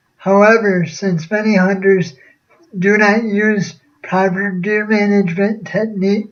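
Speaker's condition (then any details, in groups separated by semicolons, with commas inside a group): Cerebral palsy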